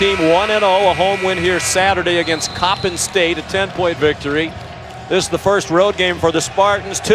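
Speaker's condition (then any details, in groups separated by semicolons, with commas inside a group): No condition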